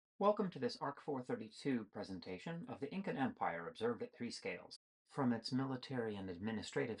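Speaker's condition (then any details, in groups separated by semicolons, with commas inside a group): No condition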